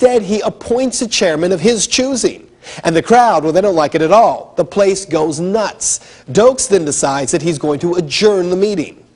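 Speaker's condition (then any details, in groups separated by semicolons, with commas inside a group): No condition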